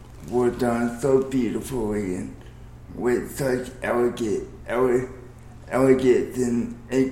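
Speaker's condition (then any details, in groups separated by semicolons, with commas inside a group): Cerebral palsy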